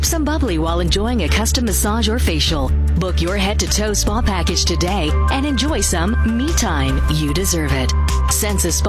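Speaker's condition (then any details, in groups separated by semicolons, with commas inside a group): No condition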